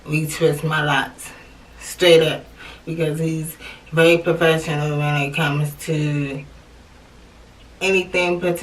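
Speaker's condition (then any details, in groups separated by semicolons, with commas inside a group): Cerebral palsy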